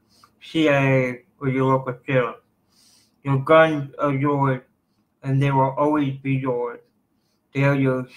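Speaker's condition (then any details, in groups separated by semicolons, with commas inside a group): Cerebral palsy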